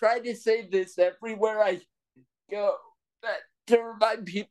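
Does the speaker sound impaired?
Yes: cerebral palsy; present from birth, brain blood vessel burst acting like stroke, walker when little, power wheelchair since age five, completely non-ambulatory; trouble with breath control earlier in recording, needs to catch breath at times; breathing struggles some days affect speech, voice lags behind thoughts when excited or nervous.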